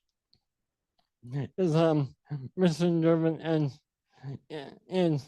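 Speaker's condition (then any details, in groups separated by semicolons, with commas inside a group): ALS; sporadic form; diagnosed at age 32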